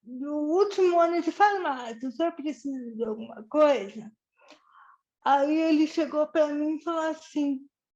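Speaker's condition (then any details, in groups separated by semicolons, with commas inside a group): Cerebral palsy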